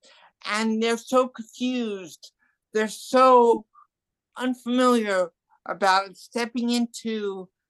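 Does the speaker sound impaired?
Yes: cerebral palsy and hearing loss; hearing loss from birth, wobbly gait, poor hearing, broke leg on stage, emergency surgery; adult.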